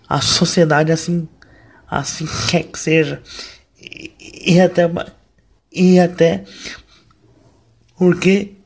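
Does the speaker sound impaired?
Yes: cerebral palsy, mild; wheelchair user.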